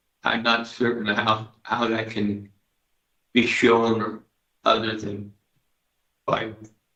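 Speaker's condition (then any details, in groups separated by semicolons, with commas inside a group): Parkinson's disease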